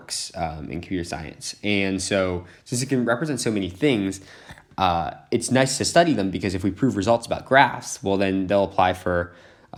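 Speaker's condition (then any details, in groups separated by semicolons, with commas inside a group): No condition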